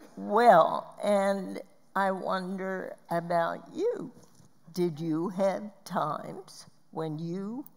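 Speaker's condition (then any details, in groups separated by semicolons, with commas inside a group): Spasmodic dysphonia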